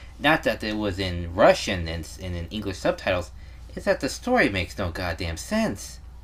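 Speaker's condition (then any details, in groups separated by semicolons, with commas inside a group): No condition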